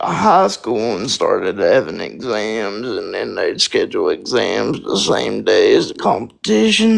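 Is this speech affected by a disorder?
Yes: spastic quadriplegic cerebral palsy.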